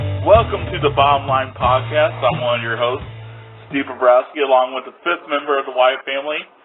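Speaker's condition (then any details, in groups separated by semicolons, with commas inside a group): No condition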